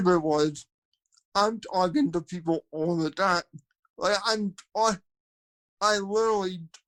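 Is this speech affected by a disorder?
Yes: cerebral palsy, spastic quadriplegia.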